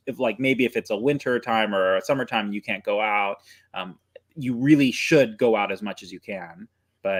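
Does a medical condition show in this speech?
No.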